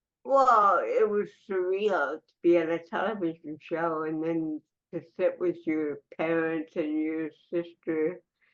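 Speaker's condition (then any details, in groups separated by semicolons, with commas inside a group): Cerebral palsy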